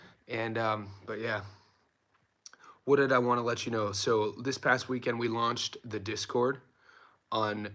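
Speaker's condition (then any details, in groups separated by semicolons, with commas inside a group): No condition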